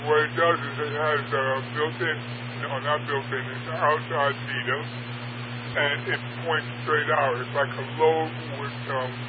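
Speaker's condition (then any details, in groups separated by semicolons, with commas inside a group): Parkinson's; largely wheelchair bound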